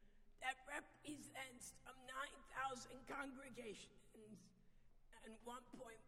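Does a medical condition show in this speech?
Yes: vocal dysphonia; vocal dysphonia diagnosed, has taken away ability to sing; noticeably sultry voice, not painful, lost singing ability, still able to speak.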